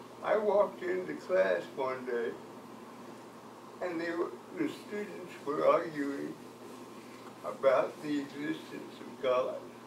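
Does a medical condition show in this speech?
Yes: cerebral palsy; from birth.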